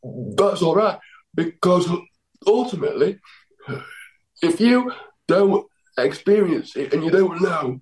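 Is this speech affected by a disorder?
Yes: cerebral palsy; cerebral palsy affecting left side, dodgy left arm, cannot walk, power chair, needs help getting up and dressing.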